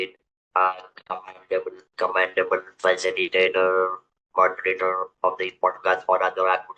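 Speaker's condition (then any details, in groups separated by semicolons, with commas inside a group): Throat cancer, electrolarynx user; surgery removing natural voice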